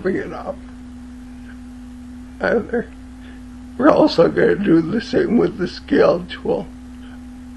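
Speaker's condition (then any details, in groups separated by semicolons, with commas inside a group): Cerebellar ataxia from brain tumour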